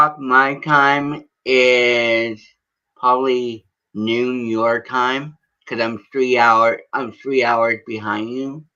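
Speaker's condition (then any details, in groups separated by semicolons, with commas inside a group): Cerebral palsy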